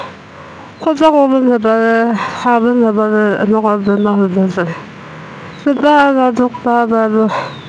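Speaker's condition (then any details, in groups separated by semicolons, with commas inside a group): Tongue cancer; two years since onset, operation being considered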